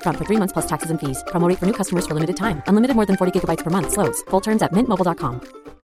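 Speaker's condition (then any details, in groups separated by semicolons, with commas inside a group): No condition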